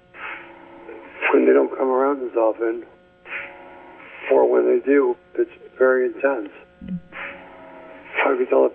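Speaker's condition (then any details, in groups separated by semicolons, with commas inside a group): ALS; speech getting worse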